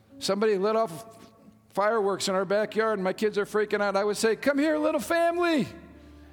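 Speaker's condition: No condition

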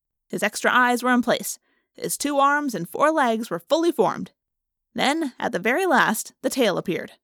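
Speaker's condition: No condition

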